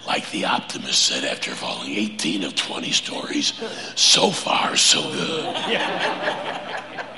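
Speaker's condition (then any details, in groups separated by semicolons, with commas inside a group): Laryngeal cancer; no spread on MRI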